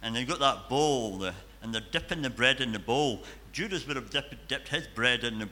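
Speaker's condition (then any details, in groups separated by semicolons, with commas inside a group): Cleft palate and cleft lip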